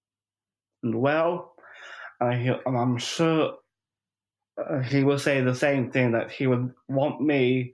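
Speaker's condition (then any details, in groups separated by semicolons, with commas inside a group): Down syndrome; 45 years old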